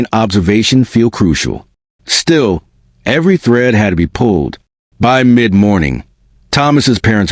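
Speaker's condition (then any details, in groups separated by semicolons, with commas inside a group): No condition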